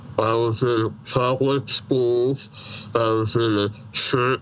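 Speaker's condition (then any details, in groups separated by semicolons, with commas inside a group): Treacher Collins syndrome, severe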